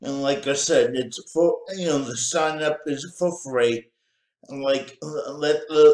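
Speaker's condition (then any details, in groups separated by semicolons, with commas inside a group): Cerebral palsy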